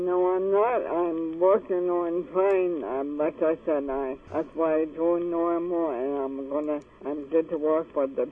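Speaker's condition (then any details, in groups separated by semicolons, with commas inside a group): ALS; wheelchair user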